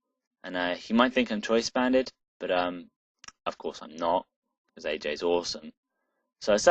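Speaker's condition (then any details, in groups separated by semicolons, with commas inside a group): No condition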